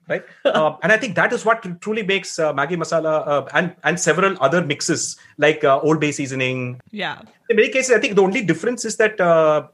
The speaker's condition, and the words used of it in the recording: No condition.